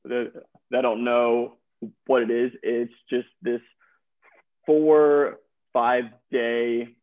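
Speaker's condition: Stuttering; stuttering since around age five, group therapy at school, private therapist in Birmingham, therapy five to 18; still stutters; repeated sounds, prolonged sounds

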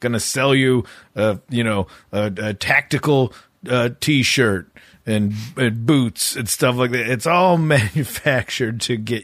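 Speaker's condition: No condition

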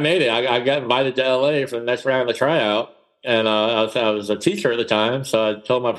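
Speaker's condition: Cleft palate; speech impediment in childhood, speech therapy after moving south, others mocked way of talking

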